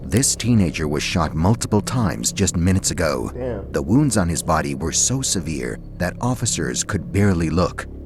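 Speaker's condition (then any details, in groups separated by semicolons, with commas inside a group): No condition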